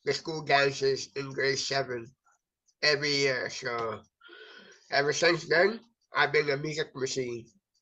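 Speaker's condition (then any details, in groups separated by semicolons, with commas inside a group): Cerebral palsy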